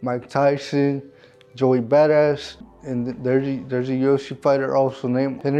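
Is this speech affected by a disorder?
Yes: cerebral palsy.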